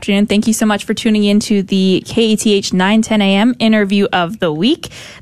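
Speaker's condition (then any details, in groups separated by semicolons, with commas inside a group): No condition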